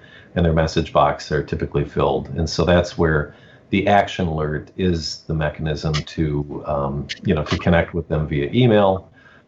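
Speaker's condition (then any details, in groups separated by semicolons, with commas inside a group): No condition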